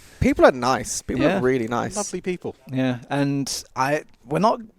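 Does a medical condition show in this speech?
No.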